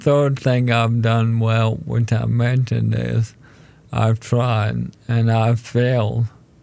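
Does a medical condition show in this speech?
Yes: ALS; diagnosed almost 4 years ago.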